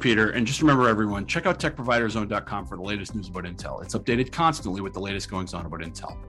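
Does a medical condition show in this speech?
No.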